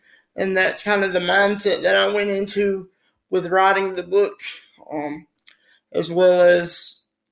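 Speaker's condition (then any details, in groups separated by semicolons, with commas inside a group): Spastic quadriplegic cerebral palsy; daily stretching to keep muscles from getting too tight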